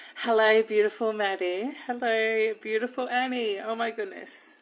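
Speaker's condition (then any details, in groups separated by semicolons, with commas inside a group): No condition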